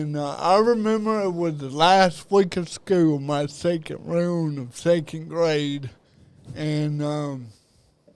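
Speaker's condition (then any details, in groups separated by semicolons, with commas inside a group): Cerebral palsy; diagnosed at about age two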